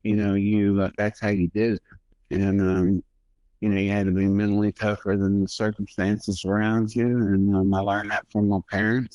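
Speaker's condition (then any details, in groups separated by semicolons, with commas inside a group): Multiple sclerosis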